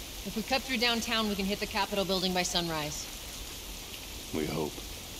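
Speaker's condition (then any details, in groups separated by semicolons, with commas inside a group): No condition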